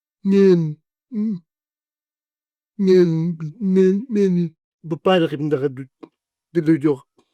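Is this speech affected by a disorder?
Yes: cerebral palsy; 40 years with condition.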